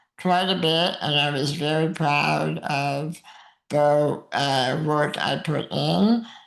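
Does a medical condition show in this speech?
Yes: muscular dystrophy; uses wheelchair.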